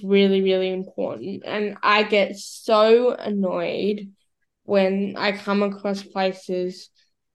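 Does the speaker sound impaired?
Yes: cerebral palsy; bilateral cochlear implants for hearing loss.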